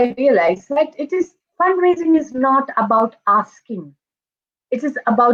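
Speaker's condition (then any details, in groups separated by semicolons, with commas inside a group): No condition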